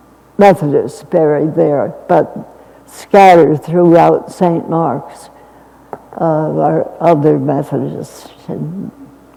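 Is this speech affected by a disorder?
Yes: essential tremor; more than half of life.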